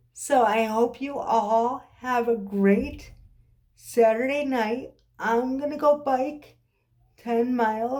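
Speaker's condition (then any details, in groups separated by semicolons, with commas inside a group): Cerebral palsy; occasional swallowing problems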